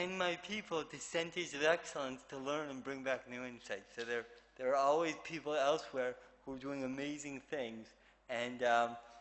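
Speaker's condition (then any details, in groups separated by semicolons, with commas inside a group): Cerebral palsy; affects movement and speech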